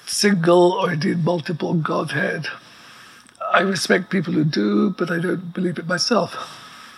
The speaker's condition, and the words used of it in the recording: ALS (motor neuron disease). He requires an apparatus to breathe, which you'll hear in the background.